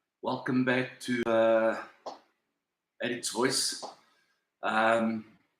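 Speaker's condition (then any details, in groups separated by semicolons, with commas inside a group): No condition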